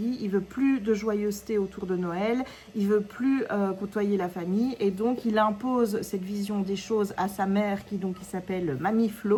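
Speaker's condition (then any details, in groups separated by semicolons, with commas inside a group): No condition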